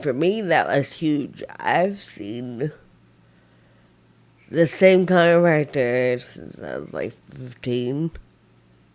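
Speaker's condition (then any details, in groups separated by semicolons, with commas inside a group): Friedreich ataxia; progressive nerve damage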